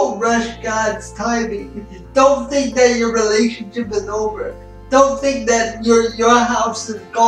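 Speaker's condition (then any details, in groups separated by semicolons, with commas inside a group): Spastic cerebral palsy; spastic quadriplegic type, affects hands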